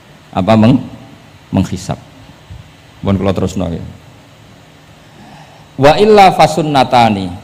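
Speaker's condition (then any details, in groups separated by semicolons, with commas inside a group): No condition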